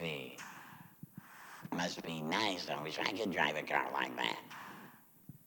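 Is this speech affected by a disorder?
Yes: laryngectomy; chemo and radiation.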